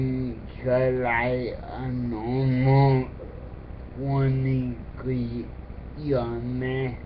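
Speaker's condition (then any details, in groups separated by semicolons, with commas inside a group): Cerebral palsy; affects speech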